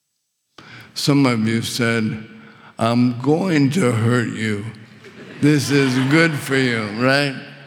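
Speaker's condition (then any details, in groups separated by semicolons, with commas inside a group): ALS; couldn't breathe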